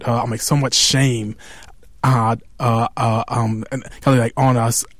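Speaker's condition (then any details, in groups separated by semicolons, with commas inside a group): Stutter; stutter present before age nine, much worse after older brother's arrest for murder at nine; stutter still present after about 36 years; stutter audible when speaking; repeated sounds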